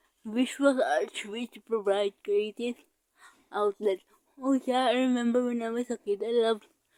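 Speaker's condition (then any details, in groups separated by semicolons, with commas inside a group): Cerebral palsy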